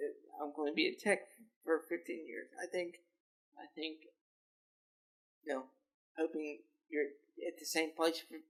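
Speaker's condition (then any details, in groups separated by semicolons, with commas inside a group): Cerebral palsy; lifelong physical disability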